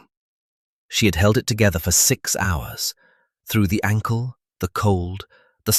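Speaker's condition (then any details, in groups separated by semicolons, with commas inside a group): No condition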